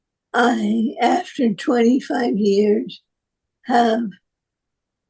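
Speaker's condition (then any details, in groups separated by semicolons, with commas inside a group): Parkinson's disease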